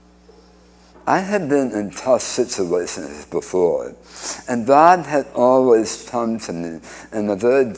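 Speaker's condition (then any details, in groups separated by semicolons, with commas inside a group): Speech impediment after cancer surgery; chemotherapy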